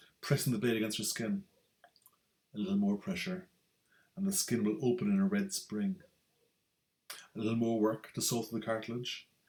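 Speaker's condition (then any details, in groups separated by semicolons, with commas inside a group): No condition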